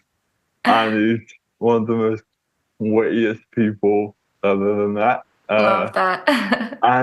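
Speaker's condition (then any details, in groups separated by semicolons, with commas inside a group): Cerebral palsy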